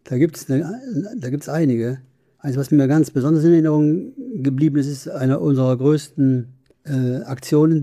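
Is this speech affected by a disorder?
Yes: Parkinson's disease; speech therapy trains facial muscles against freezing face and speech against decline, going well.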